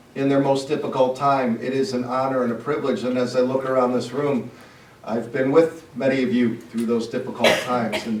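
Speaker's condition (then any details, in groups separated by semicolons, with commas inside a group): No condition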